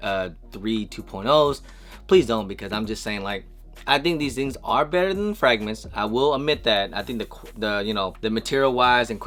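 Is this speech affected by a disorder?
No.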